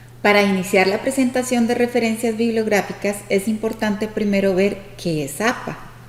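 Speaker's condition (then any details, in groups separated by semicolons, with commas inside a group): No condition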